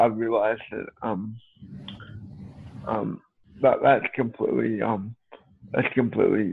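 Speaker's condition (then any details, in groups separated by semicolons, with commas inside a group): Cerebral palsy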